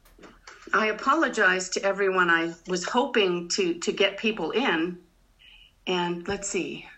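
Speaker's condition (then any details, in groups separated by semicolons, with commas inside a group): No condition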